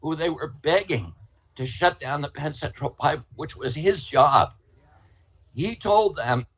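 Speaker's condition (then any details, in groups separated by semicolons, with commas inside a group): Spasmodic dystonia; voice trembles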